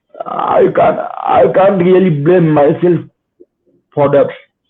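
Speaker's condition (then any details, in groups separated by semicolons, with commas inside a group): Cerebral palsy; spastic type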